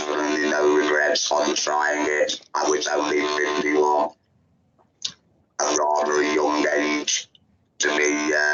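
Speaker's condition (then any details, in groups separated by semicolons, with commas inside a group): Laryngectomy; laryngectomy for larynx cancer, neck breather; over a decade since laryngectomy; laryngectomy voice, breathes through neck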